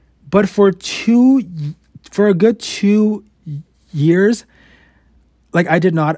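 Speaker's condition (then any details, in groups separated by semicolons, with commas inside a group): Stutter; noticed around age 5 or 6, worse as teenager, returned full force after stressful move to Arizona; still stutters at 28, noticeable in this podcast, usually cuts stutter from videos; sometimes barely gets out a syllable, swears between words to ease them out, burps talking fast; prolonged sounds, blocks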